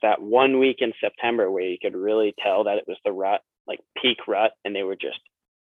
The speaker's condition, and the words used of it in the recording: None; typical speech.